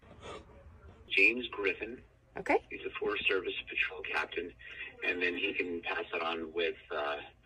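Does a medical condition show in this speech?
No.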